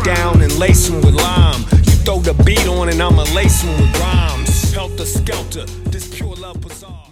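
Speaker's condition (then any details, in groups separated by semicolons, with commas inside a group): No condition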